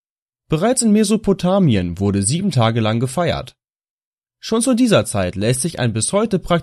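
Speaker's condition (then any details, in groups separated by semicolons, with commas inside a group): No condition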